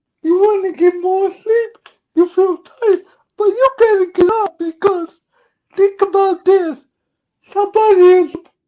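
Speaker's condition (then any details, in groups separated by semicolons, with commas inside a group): Cerebral palsy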